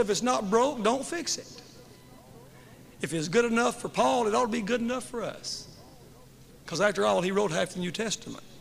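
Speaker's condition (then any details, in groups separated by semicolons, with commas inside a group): No condition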